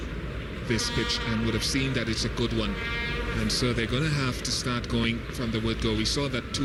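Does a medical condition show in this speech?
No.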